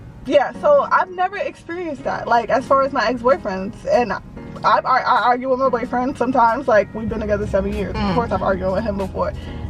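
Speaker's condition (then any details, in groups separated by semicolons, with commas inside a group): No condition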